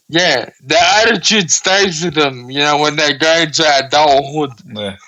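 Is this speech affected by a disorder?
Yes: cerebral palsy.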